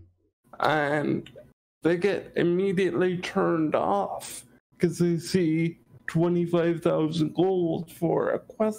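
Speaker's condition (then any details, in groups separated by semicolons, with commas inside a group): Cerebral palsy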